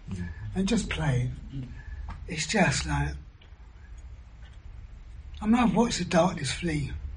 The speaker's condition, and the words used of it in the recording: Throat cancer. My voice, I'm able to talk about it.